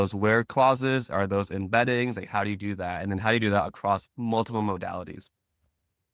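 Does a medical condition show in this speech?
No.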